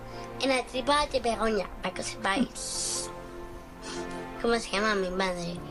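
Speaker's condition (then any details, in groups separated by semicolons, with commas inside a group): Down syndrome; 11-year-old girl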